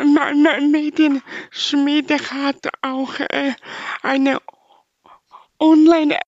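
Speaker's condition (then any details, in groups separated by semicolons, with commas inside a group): Spastic paralysis from birth; affects all four limbs, walking impairment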